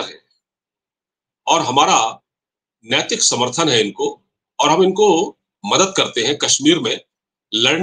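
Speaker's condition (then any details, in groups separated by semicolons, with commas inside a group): No condition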